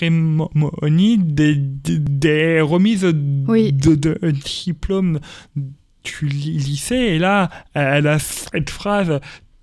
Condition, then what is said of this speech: Stuttering. Mais toute la difficulté, ça va être de pouvoir jouer des héros normaux avec cet accent qui est le bégaiement.